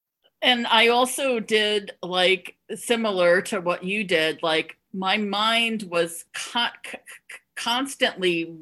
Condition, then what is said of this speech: Stuttering. But mine is, you know, mild, moderate.